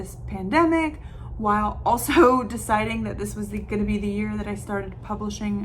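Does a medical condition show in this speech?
No.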